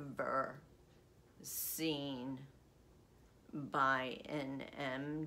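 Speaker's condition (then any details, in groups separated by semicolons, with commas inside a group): Essential tremor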